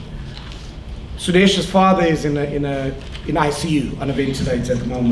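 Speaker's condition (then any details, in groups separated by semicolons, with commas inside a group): No condition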